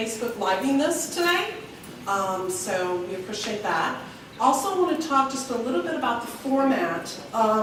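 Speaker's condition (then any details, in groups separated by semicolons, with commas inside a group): No condition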